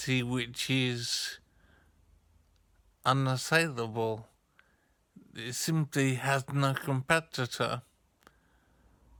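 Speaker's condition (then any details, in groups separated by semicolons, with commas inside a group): Brain injury; severe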